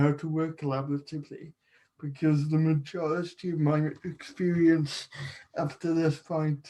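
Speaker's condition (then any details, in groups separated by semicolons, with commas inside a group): Cerebral palsy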